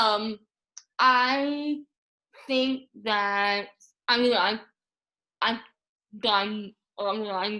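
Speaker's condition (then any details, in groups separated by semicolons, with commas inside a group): Moebius syndrome; paralyzed tongue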